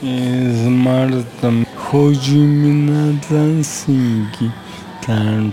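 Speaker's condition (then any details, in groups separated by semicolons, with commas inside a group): Aphasia; acquired after accident, severe brain injury, prolonged unconsciousness, 1% survival odds, whole body paralysed after waking; no speech for about five years after regaining consciousness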